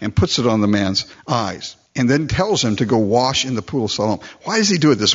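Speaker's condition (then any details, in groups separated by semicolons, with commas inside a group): No condition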